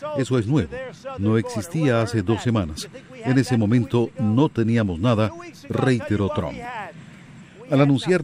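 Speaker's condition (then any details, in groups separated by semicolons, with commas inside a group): No condition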